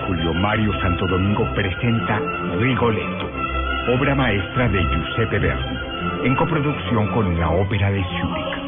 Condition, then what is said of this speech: No condition.